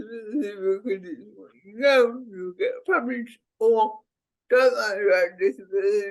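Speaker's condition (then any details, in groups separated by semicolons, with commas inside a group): Cerebral palsy; speech impediment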